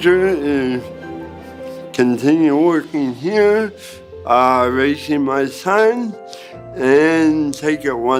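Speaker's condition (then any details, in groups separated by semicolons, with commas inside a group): Cerebral palsy; from birth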